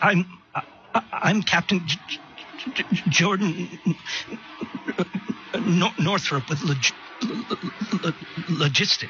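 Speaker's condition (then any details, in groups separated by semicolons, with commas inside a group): Stutter (acted); stutter since childhood, treated by medical specialist, started on antidepressants, help arranged by commanding general; improving with medical specialist; saying own name fluently close to impossible, worse when nervous, sweating, pounding heart, hard time breathing; repeated sounds, repeated words, blocks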